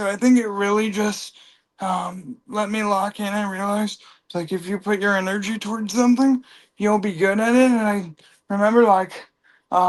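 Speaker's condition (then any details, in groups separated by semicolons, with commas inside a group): Cerebral palsy; from birth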